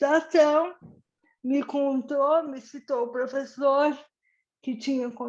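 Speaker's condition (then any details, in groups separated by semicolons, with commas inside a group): Cerebral palsy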